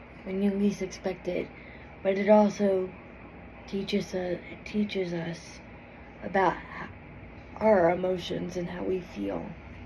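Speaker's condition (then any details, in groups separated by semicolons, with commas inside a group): Cerebral palsy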